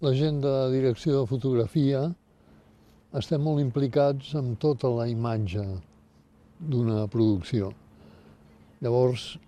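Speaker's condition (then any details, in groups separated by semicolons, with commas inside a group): Parkinson's disease; progressive over fifteen years, died at 79; mild but steadily worsening, self-described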